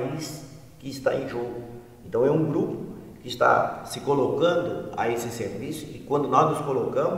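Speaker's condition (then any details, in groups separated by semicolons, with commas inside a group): No condition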